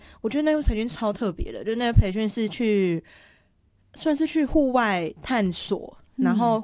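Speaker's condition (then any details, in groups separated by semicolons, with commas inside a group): Hearing impairment; clear articulation per host, self-reports sometimes slightly unclear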